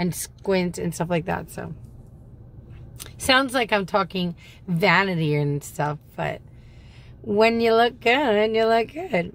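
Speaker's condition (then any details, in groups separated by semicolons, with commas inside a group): No condition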